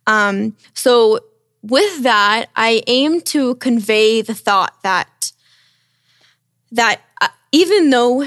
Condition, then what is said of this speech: Stuttering. And thankfully, I've improved, as you can tell.